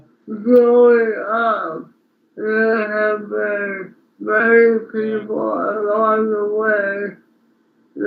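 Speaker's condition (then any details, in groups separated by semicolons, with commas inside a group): Speech impairment after birth surgery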